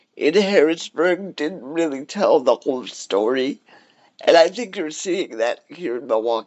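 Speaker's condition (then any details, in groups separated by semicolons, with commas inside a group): Cerebral palsy; cerebral palsy, wheelchair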